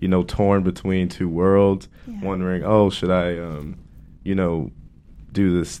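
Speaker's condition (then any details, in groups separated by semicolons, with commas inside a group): No condition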